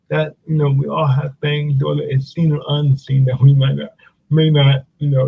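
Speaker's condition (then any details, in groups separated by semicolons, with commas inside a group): Cerebral palsy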